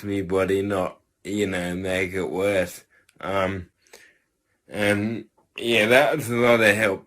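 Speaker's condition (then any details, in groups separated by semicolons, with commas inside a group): Cerebral palsy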